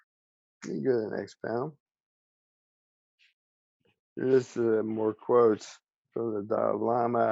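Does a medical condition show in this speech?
Yes: ALS; speech still preserved.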